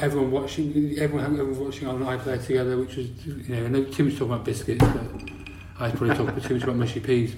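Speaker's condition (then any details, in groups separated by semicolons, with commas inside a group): Parkinson's disease; degenerative neurological condition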